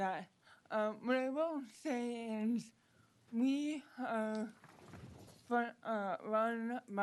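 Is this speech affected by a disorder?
Yes: cerebral palsy; present from birth.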